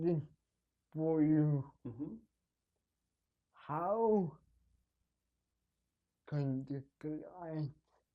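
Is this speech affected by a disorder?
Yes: cerebral palsy; needs help at night.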